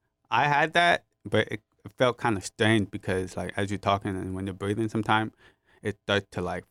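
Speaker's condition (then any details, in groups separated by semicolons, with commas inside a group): Hearing loss (hard of hearing), drug-induced (gentamicin); right ear profound near deaf, left ear moderate, caused by gentamicin; hearing aids on at all times, reads lips, relies on voice loudness; had speech therapy because of hearing loss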